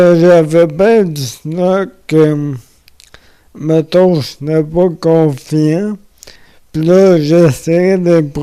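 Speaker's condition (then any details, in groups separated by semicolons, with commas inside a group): Amyotrophic lateral sclerosis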